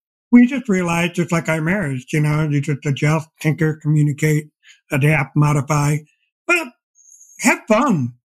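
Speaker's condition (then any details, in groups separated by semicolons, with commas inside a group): Deafblindness; progressive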